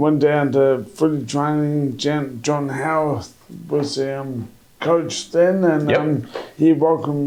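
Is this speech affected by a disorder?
Yes: MND.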